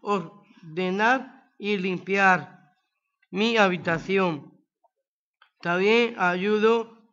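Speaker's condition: Down syndrome; age 20

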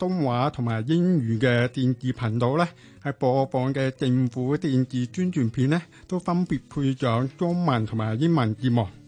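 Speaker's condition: Hearing impairment

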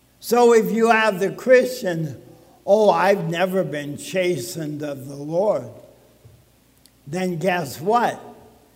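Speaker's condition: ALS (Lou Gehrig's disease); soft voice

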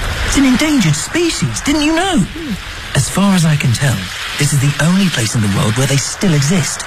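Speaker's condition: No condition

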